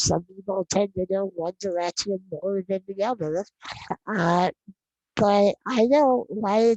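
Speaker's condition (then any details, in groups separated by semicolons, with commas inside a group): Non-progressive muscular dystrophy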